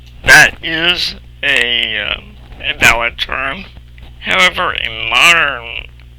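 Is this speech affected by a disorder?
Yes: cerebral palsy.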